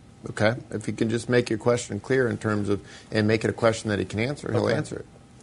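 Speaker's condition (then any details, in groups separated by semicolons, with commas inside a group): No condition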